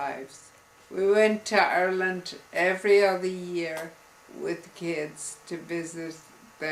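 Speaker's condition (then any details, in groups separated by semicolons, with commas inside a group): Multiple sclerosis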